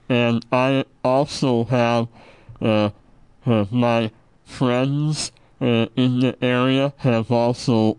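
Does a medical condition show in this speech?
Yes: Treacher Collins syndrome; congenital genetic, no ears or ear canals, no eye sockets or cheekbones, jaw deformities, cleft palate; about 30 surgeries reconstructing whole facial skeleton, bone conduction hearing aids, hears through bones.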